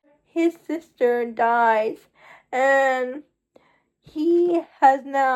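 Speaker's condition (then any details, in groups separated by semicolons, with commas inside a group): Cerebral palsy; uses wheelchair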